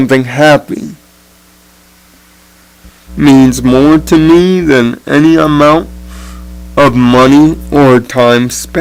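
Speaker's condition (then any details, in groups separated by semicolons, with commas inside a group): Cerebral palsy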